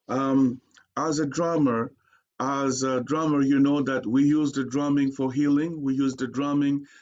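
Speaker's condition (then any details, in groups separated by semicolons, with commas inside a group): No condition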